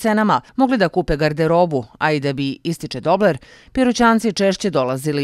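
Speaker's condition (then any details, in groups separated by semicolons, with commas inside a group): No condition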